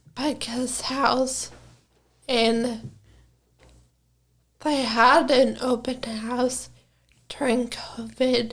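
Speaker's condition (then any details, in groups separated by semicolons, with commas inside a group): Brain injury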